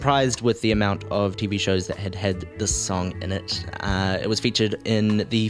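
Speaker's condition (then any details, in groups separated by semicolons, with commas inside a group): No condition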